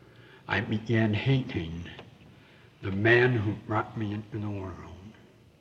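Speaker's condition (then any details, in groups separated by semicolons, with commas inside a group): Severe cleft palate with lisp; congenital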